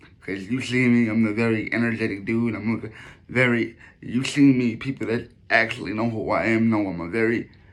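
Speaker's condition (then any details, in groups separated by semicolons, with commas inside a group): Cerebral palsy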